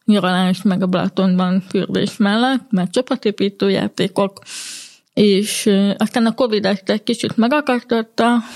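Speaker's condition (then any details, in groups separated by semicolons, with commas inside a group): Hearing loss; relies on lipreading; communicates in spoken language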